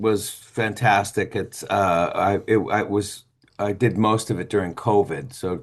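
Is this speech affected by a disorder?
No.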